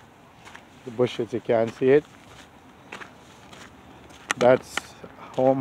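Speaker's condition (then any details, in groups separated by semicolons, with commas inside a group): No condition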